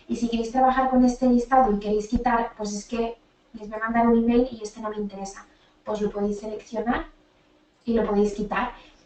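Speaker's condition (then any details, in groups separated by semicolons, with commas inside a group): No condition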